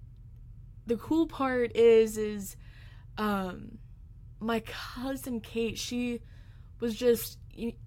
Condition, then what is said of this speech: Stuttering. If you didn't know by now, I stutter, and I have a lot of fears when it comes to speaking.